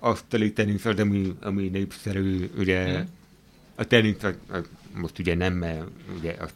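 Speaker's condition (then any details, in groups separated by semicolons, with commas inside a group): Hearing impairment; hard of hearing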